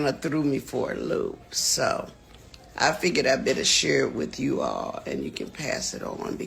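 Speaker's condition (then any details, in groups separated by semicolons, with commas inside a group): No condition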